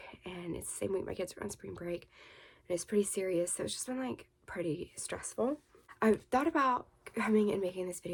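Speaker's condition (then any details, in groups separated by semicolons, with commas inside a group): No condition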